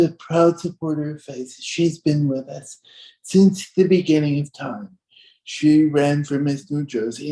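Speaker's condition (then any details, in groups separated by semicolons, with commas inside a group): Cerebral palsy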